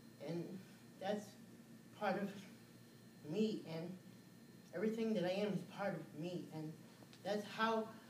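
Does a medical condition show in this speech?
Yes: cerebral palsy; from birth.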